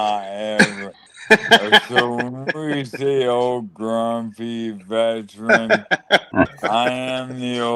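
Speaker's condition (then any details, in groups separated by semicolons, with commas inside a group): ALS; one leg affected, leg brace; no control of that leg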